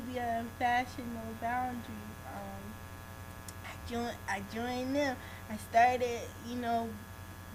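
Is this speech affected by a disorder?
Yes: cerebral palsy.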